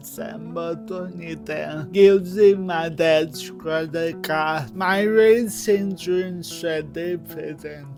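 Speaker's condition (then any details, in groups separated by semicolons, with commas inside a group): Cerebral palsy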